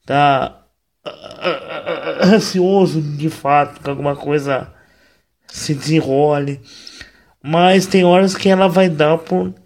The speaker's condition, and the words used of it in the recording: Cerebral palsy. O que também explica as falhas na minha voz.